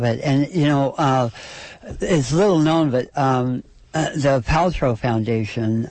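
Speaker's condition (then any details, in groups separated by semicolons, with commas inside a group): Oral cancer surgery, stage 4 oral cancer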